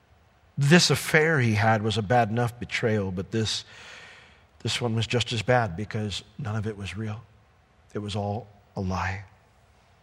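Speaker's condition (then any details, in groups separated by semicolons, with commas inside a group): No condition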